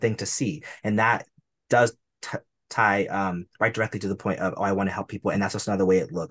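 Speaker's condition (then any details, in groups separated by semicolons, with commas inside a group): Stutter; repeated sounds, blocks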